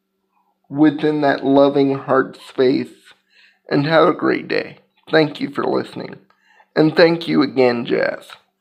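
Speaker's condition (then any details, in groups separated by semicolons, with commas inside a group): Cerebral palsy; physical disability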